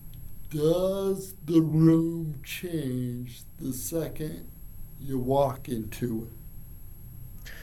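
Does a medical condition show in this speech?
Yes: cerebral palsy; from birth, resource and special ed in elementary school, childhood bike riding and teen hiking limited.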